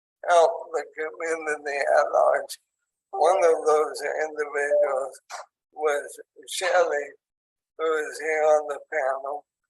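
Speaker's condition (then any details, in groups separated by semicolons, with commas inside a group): ALS; onset in hands and arms, tracheostomy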